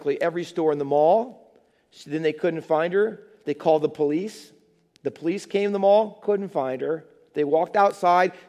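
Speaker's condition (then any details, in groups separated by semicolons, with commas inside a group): No condition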